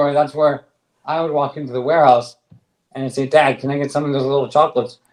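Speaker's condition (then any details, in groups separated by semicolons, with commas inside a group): ALS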